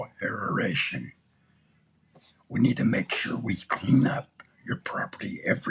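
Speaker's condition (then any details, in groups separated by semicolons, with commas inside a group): Throat cancer; tracheostomy tube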